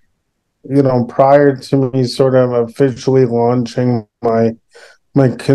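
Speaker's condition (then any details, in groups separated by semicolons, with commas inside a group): Cerebral palsy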